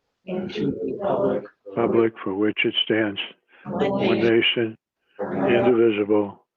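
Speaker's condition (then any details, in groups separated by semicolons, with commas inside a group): No condition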